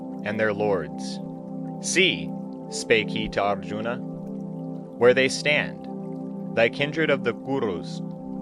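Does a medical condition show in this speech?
No.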